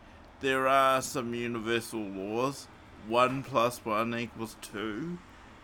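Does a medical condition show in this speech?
Yes: cerebral palsy; surgery at about age five due to cerebral palsy, morphine not allowed after it.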